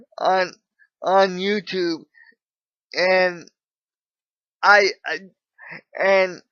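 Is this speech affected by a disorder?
Yes: cerebral palsy.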